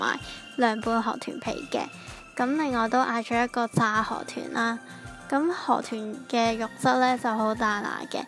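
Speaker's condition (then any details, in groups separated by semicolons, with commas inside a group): No condition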